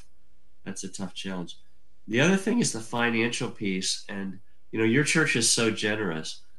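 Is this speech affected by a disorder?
Yes: cleft lip and palate; congenital cleft lip and palate, from birth.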